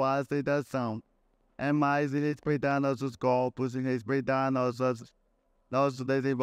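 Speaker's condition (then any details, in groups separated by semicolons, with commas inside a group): Cerebral palsy; relearned talking after onset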